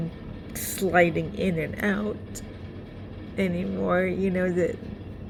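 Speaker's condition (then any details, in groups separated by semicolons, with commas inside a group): Cerebral palsy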